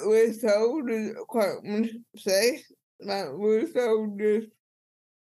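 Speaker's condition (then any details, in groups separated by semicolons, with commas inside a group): Cerebral palsy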